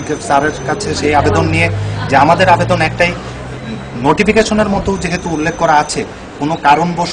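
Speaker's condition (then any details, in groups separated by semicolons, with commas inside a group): No condition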